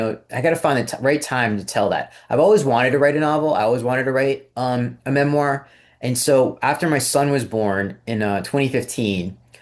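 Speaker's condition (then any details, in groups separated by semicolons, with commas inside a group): No condition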